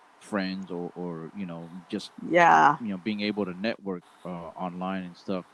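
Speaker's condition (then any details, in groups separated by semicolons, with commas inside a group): No condition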